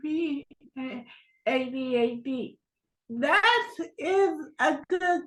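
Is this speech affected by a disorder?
Yes: cerebral palsy.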